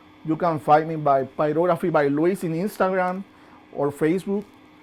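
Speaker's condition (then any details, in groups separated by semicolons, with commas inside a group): No condition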